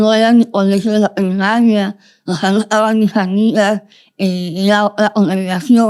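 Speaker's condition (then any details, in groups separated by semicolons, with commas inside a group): Moebius syndrome, congenital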